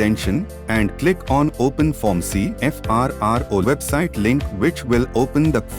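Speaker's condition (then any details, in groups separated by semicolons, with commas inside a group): No condition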